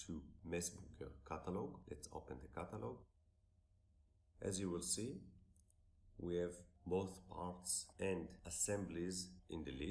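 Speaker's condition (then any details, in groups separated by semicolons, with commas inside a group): No condition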